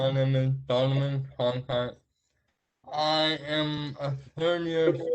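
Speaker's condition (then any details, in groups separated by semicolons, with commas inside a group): Traumatic brain injury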